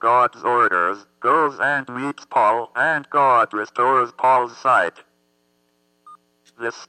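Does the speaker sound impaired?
Yes: athetoid cerebral palsy; couldn't express self first 6 years, family couldn't understand, speech therapist Judy, communication box.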